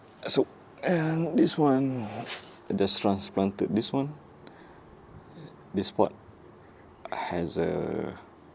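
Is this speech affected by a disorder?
No.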